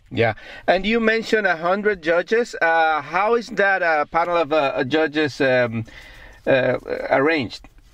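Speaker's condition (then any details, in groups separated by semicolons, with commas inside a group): No condition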